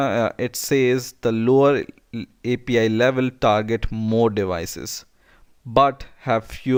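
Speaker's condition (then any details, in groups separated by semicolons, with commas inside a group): No condition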